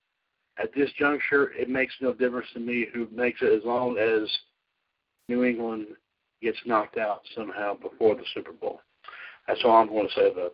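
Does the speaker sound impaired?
No.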